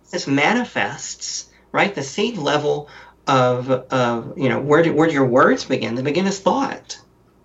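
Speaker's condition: Cleft lip and palate; more nasal-sounding voice due to cleft

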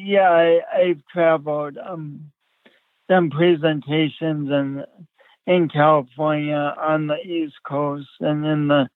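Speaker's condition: Speech impediment; since childhood

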